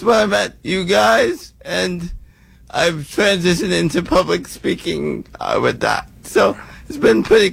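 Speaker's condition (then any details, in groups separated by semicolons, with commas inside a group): Cerebral palsy; improved speaking through Toastmasters and a hired coach, does radio play-by-play, public speaking, TEDx talk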